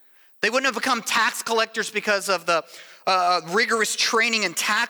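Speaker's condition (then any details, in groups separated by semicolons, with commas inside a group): No condition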